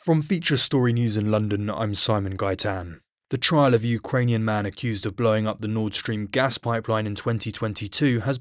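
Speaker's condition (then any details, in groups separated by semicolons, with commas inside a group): No condition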